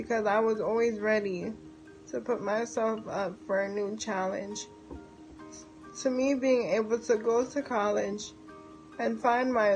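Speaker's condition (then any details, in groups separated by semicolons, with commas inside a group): Cerebral palsy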